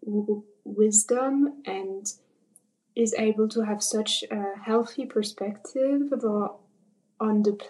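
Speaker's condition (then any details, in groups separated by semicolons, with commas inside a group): Covert stuttering; gradual onset in puberty, worse end of high school, father stuttered, therapy exercises unhelpful; early in accepting stutter, trying to be less covert; hid stutter with techniques in German, French, not in English, grew silent from fear; blocks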